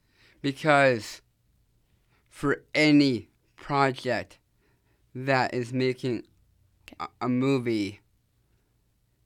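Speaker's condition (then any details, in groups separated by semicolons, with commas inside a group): Down syndrome; speaking live on radio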